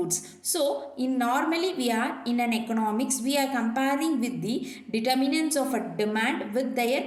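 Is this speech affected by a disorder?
No.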